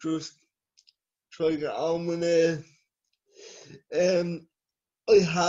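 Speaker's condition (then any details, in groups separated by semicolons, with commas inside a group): Cerebral palsy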